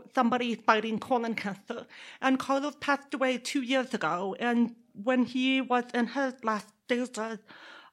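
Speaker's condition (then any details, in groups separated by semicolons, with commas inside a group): Deafness; reads lips, sat by bass drum in school band to feel beat; interview questions read to her in person; deaf accent combined with Texas accent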